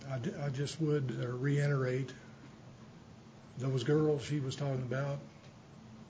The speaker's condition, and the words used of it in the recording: Parkinson's disease. I've got Parkinson's, so I'm a little shaky tonight, not speaking too fast.